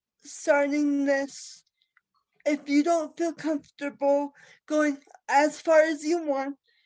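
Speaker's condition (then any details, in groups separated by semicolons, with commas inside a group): Cerebral palsy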